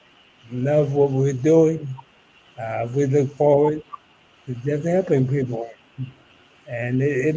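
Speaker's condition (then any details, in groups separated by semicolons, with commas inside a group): ALS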